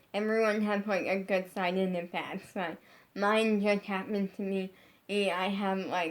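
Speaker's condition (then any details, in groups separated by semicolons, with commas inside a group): Brain injury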